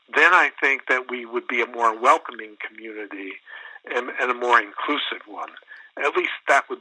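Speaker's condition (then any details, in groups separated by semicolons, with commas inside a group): No condition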